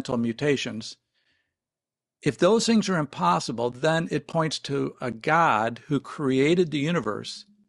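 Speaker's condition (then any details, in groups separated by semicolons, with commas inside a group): No condition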